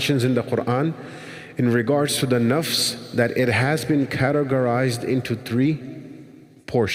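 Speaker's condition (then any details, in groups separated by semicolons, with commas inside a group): No condition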